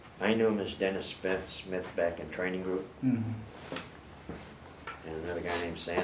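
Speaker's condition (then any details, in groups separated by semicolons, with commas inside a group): No condition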